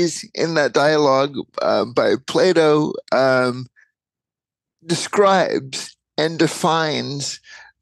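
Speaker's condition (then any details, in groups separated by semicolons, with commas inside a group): Cerebral palsy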